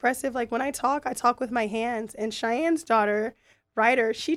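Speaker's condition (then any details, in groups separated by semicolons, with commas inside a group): No condition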